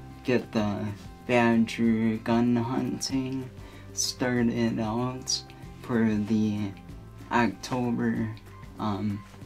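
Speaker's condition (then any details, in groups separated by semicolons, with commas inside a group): Cerebral spinal ataxia; present from birth, recessive disorder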